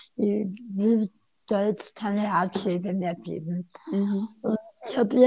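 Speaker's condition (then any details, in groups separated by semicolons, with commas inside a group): Tongue cancer surgery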